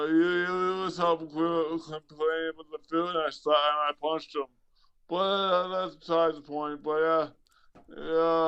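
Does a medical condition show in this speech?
Yes: traumatic brain injury.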